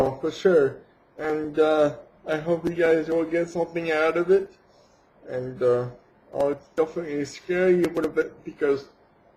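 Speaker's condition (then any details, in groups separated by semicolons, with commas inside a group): Cerebral palsy; has had surgery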